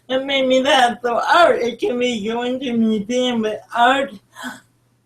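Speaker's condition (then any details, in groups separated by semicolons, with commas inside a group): Cerebral palsy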